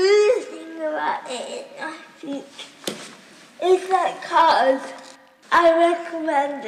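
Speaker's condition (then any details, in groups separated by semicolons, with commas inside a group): Cerebral palsy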